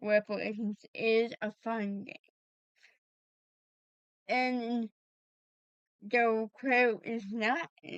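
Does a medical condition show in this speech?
Yes: cerebral palsy.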